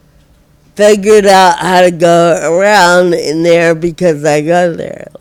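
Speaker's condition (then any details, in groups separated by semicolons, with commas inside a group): Friedreich ataxia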